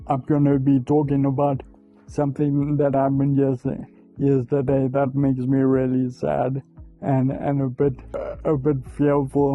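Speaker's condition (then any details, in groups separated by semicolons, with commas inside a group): Friedreich's ataxia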